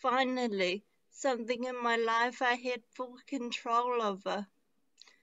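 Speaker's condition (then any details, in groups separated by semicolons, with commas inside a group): Traumatic brain injury; car crash; years after car crash; relearned talking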